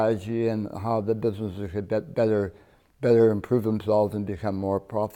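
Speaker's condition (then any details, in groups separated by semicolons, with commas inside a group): Tongue cancer, partial glossectomy; tongue carcinoma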